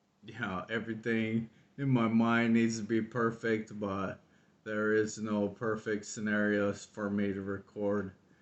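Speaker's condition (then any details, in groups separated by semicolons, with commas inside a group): ALS; very slow voice, slowing a lot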